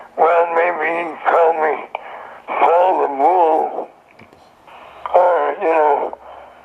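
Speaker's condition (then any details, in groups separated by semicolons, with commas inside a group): Throat cancer; survivor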